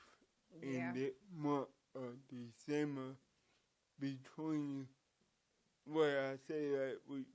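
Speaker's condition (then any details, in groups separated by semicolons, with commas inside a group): Cerebral palsy; from birth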